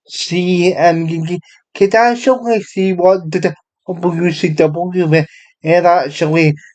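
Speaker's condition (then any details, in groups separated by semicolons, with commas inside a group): Cerebral palsy; unable to walk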